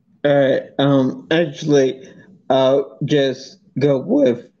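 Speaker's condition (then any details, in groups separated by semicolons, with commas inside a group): Multiple sclerosis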